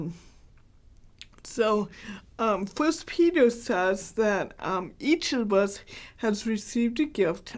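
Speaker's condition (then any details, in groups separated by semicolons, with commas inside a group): Cerebral palsy; very mild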